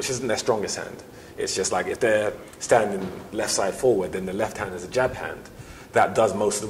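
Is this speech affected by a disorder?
No.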